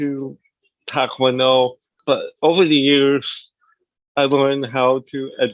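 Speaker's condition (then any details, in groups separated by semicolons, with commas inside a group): Cerebral palsy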